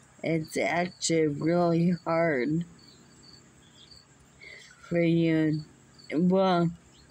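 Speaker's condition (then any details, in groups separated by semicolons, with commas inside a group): Muscular dystrophy; unable to walk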